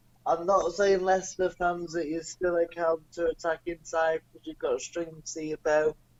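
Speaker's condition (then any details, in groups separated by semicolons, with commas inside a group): Cerebral palsy; non-progressive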